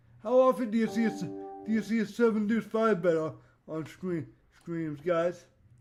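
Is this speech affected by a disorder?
Yes: cerebral palsy; voice tone sometimes odd.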